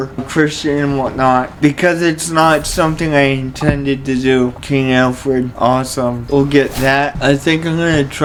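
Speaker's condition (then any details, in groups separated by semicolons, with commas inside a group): Cerebral palsy; only one hand usable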